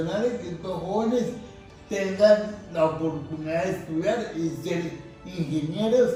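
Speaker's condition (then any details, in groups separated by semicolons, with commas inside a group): Cerebral palsy; difficulty speaking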